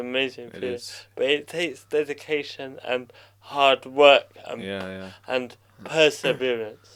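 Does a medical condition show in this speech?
Yes: cerebral palsy.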